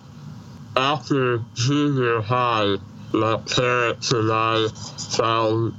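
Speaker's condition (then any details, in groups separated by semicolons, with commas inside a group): Treacher Collins syndrome, severe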